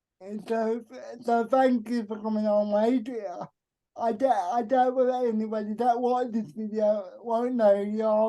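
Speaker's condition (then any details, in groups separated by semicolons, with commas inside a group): Cerebral palsy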